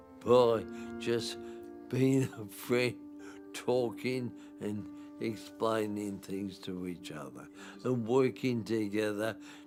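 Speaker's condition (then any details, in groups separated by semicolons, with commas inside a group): Motor neurone disease; rare variant; slurred speech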